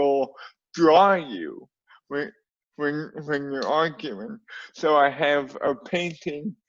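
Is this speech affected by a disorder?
Yes: cerebral palsy.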